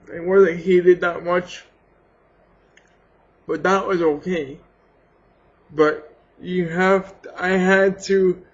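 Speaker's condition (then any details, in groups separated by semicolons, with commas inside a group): Cerebral palsy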